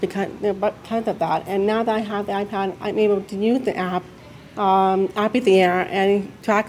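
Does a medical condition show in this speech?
Yes: deafness; hearing loss; mix of speech and sign growing up, signs with family.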